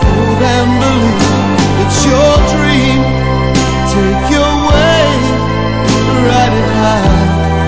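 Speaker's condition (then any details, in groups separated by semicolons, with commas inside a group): No condition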